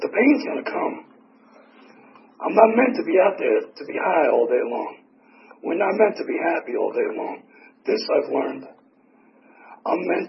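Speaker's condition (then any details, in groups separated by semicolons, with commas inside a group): Tracheotomy; tracheotomy for 4 years, 8 surgeries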